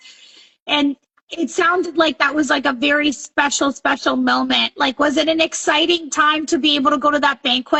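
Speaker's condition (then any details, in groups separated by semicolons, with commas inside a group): No condition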